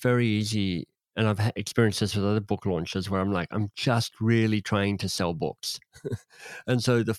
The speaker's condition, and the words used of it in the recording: Cleft palate. I have a speech impediment of sorts.